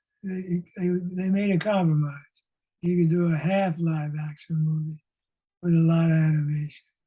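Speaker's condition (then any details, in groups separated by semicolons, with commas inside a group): Parkinson's disease; lost former character voice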